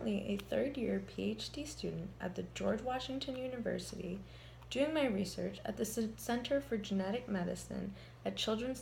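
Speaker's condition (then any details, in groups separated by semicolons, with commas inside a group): No condition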